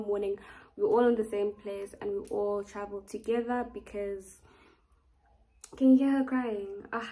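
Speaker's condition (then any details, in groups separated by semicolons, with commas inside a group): No condition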